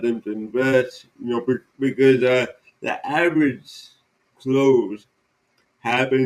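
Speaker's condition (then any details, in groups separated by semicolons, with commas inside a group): Cerebral palsy; present from birth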